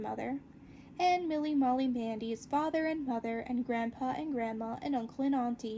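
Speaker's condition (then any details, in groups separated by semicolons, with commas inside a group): No condition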